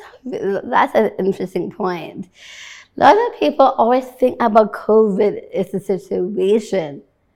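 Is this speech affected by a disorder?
Yes: Down syndrome; told of it by mother at about age twenty-one.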